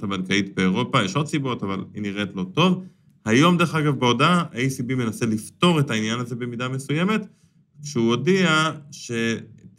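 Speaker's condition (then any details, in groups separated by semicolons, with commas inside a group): No condition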